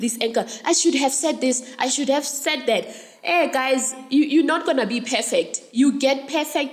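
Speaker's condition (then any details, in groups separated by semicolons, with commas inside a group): No condition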